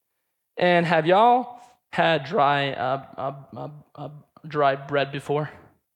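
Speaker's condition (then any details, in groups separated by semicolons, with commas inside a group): Stutter; repeated sounds, repeated words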